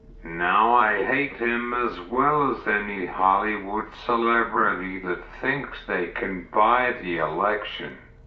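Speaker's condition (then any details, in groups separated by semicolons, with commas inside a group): Cerebral palsy; uses wheelchair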